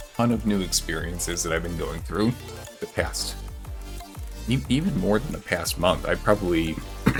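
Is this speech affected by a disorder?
No.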